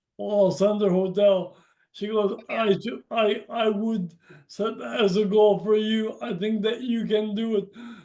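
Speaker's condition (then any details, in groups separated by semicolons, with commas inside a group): Brain injury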